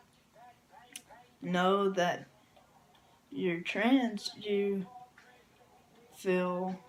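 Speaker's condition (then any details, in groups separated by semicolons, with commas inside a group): Cerebral palsy; from birth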